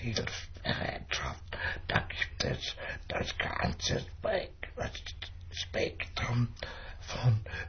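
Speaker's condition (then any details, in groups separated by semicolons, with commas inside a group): Dystonia with speech disorder; lifelong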